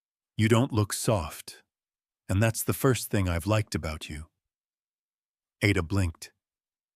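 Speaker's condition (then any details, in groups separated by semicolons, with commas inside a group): No condition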